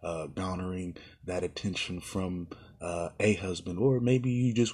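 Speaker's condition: No condition

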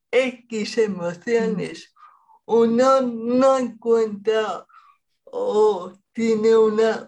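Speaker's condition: Cerebral palsy; present at least 40 years

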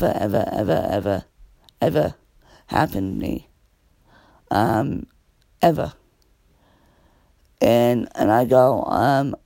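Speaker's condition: Cerebral palsy; semi recovered from sun poisoning

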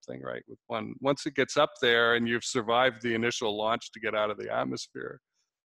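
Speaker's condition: No condition

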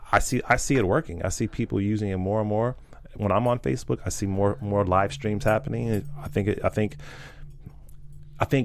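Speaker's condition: No condition

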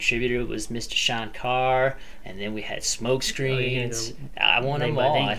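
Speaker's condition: No condition

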